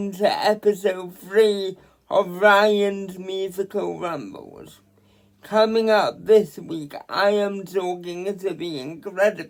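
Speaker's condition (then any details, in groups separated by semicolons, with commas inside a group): Quadriplegic cerebral palsy; quadriplegic, full-time powerchair user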